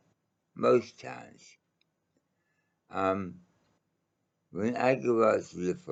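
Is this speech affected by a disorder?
Yes: mouth cancer.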